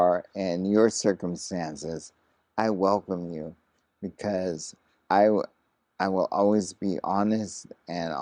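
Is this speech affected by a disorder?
Yes: ALS; progressing; very hard to talk.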